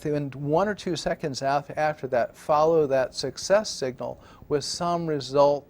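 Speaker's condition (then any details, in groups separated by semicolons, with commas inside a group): No condition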